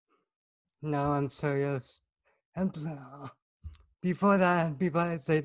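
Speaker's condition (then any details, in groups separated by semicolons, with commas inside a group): Cerebral palsy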